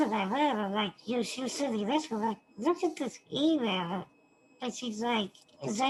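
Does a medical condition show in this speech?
Yes: spinal muscular atrophy type 2; type 2, initially diagnosed type 1; onset around six months, two treatments received.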